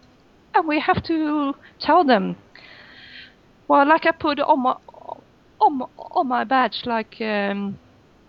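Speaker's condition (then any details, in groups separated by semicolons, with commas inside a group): Stuttering; stutter with silent blocks, freezes, body movements and tics, major stuttering on oral presentations; stutters a lot in this recording, recording stress increases stutter; slow, clear, articulated speech, mostly fluent in English and Swedish, more stuttering in Dutch, German, French; prolonged sounds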